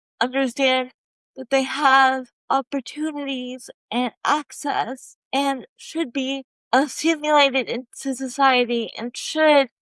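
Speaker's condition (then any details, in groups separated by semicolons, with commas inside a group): Cerebral palsy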